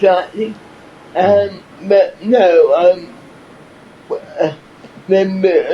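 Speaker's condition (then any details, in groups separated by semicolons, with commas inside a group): Cerebral palsy; from birth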